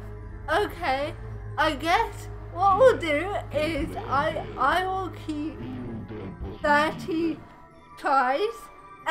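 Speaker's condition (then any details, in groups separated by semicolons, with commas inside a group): Cerebral palsy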